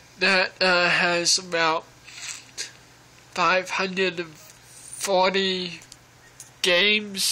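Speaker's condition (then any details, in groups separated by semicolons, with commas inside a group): Cerebral palsy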